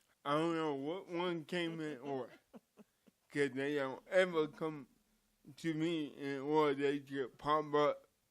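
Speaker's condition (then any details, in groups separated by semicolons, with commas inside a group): Cerebral palsy; from birth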